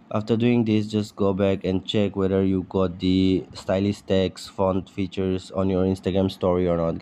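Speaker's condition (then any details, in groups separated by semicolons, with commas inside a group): No condition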